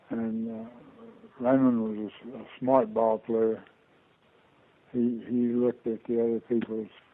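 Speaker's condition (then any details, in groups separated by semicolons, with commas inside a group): Parkinson's disease; diagnosed about two years ago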